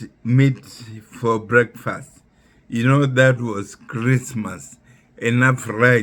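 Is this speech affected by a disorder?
Yes: neurological disease after torture; speech affected, relearning to speak.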